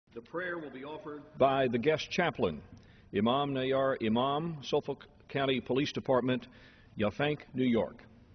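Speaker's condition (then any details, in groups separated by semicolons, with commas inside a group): No condition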